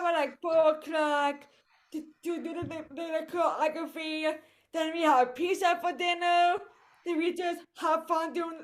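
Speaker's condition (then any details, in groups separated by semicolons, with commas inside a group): Cerebral palsy; voice affected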